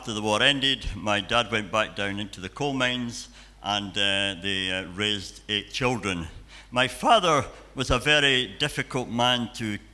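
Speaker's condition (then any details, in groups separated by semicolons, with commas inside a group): Cleft palate and cleft lip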